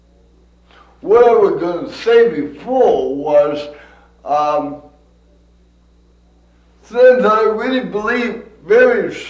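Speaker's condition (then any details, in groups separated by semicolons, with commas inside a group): Cerebral palsy; from birth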